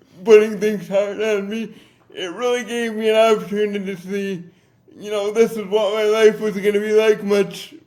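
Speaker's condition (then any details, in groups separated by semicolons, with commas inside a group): Cerebral palsy; difficult to talk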